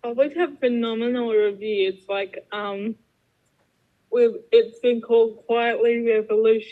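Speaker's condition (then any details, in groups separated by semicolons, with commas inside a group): Cerebral palsy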